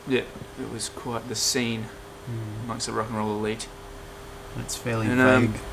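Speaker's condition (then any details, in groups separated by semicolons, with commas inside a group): No condition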